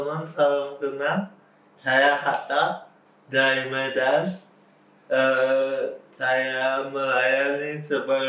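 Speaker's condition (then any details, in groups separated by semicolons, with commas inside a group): Cerebral palsy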